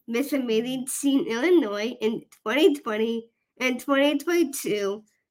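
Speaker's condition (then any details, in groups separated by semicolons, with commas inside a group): Down syndrome; prenatal diagnosis at 20-week ultrasound, chromosomal disorder; almost 21 years old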